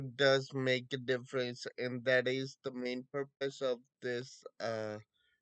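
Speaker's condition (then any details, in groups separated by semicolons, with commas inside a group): Friedreich's ataxia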